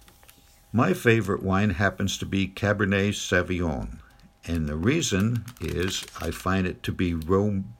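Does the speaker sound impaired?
No.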